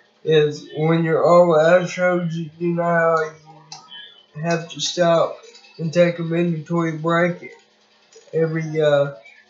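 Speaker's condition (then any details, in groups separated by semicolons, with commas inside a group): Cerebral palsy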